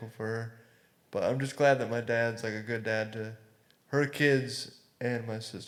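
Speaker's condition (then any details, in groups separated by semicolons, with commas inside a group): Cerebral palsy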